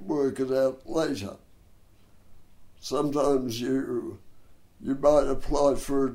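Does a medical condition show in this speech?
Yes: dystonia and cerebral palsy; bronchial asthma.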